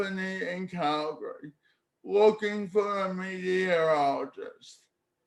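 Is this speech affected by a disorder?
Yes: cerebral palsy; speech therapy in childhood.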